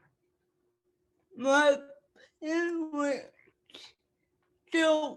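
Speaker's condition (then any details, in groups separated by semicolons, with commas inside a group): Cerebral palsy; speech affected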